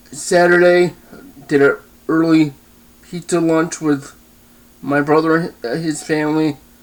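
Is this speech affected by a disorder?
Yes: cerebral palsy, spastic diplegia.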